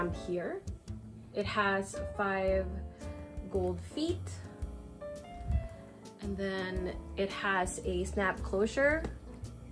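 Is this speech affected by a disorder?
No.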